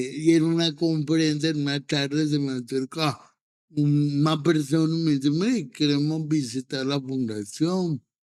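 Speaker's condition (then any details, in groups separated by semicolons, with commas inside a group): Cerebral palsy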